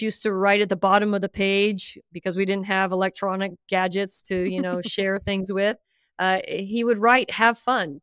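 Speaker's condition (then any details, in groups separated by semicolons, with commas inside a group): No condition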